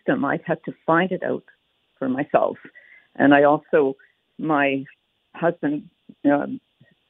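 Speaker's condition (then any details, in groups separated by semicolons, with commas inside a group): Aphasia after hemorrhagic stroke; hemorrhagic stroke in 2006, frontal lobe surgically removed, 2.5 months hospital and rehab, speech pathologist; writing, listening and another language skill very difficult, speaking reported good, some losses permanent; speaks very well by own account, relearned language from scratch, communicates clearly per host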